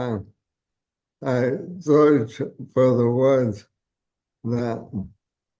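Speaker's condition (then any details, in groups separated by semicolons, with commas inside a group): ALS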